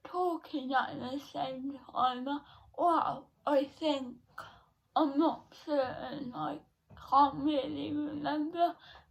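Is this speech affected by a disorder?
Yes: cerebral palsy; not quadriplegic.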